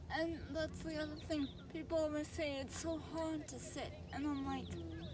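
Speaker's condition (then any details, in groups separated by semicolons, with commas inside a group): Cerebral palsy; affects all four limbs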